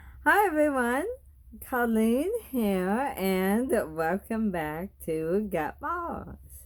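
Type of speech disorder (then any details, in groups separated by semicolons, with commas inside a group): Bulbar dysarthria; bulbar onset ALS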